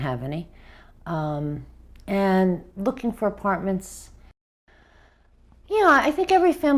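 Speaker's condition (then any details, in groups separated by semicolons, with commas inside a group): No condition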